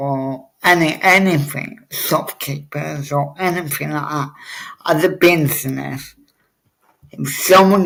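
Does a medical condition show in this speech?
Yes: cerebral palsy; obvious speech impediment.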